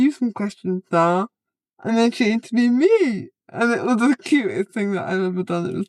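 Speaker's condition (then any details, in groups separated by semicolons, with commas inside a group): Cerebral palsy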